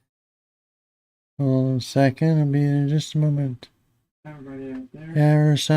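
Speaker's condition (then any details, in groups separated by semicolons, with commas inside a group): Parkinson's disease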